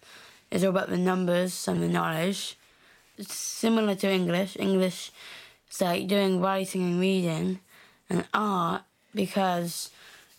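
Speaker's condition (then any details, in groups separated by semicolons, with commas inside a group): Down syndrome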